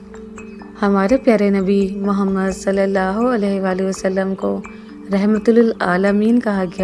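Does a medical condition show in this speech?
No.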